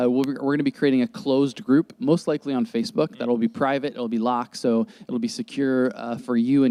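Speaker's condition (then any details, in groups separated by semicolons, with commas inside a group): No condition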